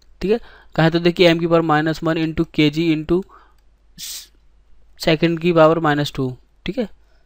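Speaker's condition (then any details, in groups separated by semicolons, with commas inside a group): No condition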